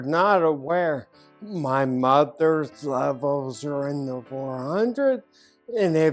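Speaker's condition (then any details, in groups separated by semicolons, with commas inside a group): Ataxia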